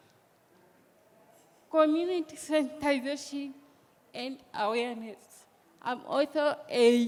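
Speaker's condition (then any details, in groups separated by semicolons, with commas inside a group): Cerebral palsy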